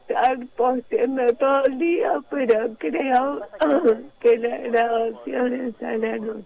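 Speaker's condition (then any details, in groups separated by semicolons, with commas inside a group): Cerebral palsy; manner of speaking and moving affected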